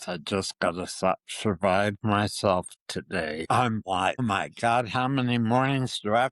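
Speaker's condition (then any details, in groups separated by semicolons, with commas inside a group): Parkinson's disease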